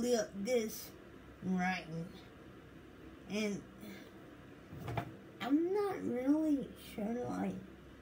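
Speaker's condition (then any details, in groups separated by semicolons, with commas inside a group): Cerebral palsy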